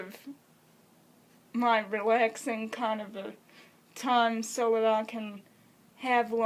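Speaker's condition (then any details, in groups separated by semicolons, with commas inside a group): Cerebral palsy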